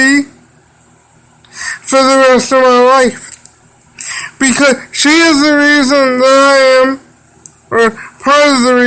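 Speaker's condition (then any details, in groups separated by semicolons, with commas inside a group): Cerebral palsy; wheelchair user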